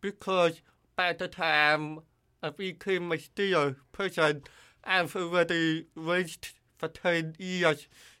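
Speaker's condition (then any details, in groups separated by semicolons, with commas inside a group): Deafness; voice distorted when screaming at full volume, needs others' feedback on loudness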